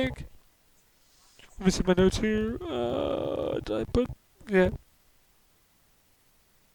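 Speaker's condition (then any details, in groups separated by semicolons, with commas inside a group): Cerebral palsy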